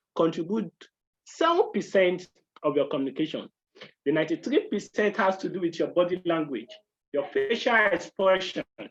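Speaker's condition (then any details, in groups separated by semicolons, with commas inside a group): No condition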